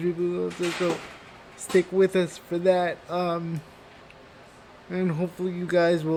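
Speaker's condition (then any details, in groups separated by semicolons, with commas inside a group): Cerebral palsy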